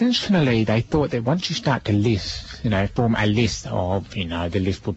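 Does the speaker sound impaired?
Yes: deafness; relies on lip reading host in studio, cannot hear music, only feels vibration.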